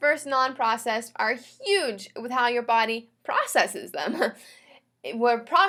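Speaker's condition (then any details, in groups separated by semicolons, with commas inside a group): No condition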